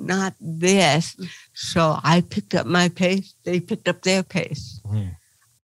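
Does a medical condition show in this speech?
Yes: cerebral palsy; involuntary movements.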